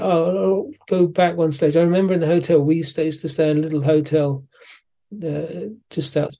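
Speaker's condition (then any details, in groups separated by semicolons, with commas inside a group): Parkinson's disease; suspected for a while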